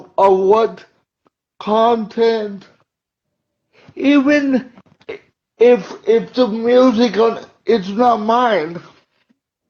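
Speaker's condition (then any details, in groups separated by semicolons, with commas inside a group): Cerebral palsy; uses wheelchair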